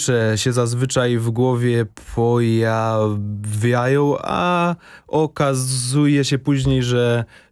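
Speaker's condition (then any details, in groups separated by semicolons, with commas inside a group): Stuttering; tends to avoid social situations; 33 consecutive days confronting fear of speaking, gradual step-by-step exposure to tension, public speaking in tram; audible stuttering, tension when speaking; repeated sounds, blocks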